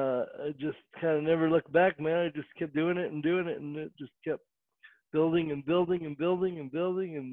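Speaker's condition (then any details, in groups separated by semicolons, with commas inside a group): Cerebral palsy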